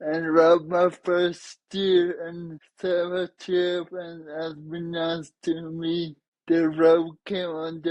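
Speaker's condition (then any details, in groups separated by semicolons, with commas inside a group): Traumatic brain injury; caused by accident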